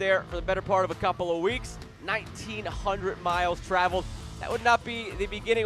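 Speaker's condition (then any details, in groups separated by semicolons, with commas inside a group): No condition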